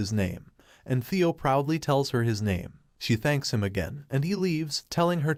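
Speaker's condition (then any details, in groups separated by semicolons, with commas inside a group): No condition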